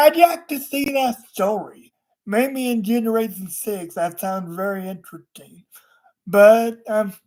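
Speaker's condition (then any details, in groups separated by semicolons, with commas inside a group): Cerebral palsy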